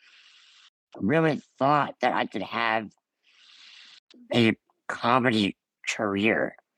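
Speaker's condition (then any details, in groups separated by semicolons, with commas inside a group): Ullrich congenital muscular dystrophy; from birth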